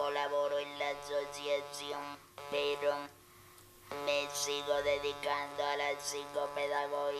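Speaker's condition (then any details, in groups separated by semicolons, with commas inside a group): Total laryngectomy; laryngeal cancer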